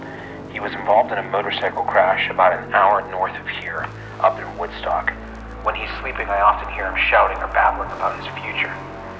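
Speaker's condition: No condition

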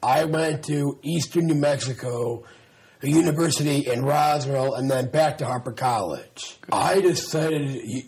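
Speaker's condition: Down syndrome; learning disability; public speaking training through Special Olympics Global Messenger program

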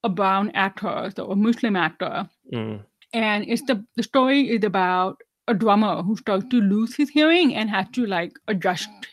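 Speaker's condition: Deafness, 99% hearing loss, severe; no cochlear implant

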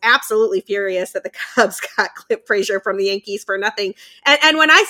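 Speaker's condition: No condition

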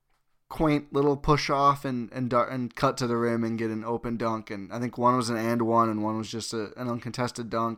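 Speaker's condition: No condition

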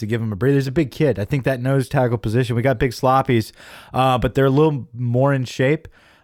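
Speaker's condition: No condition

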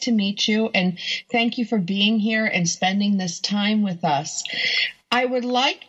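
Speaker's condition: No condition

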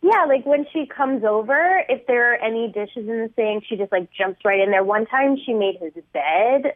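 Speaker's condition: No condition

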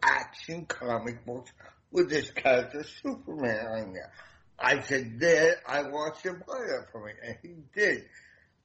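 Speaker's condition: Damaged voice box; voice box damaged by medic during hospital transport after fire rescue

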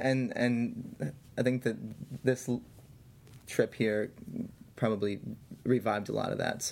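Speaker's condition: Stutter; occasional stutter; stutters briefly during interview, apologizes for it; stutters sometimes, apologizes for stuttering mid-interview; repeated words, blocks

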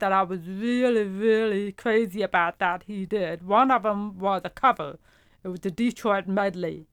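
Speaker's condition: Profound deafness; uses hearing aids

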